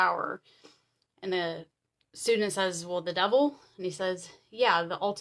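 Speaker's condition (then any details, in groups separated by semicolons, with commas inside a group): No condition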